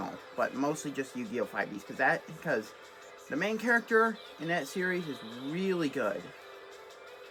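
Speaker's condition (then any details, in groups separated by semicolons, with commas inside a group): No condition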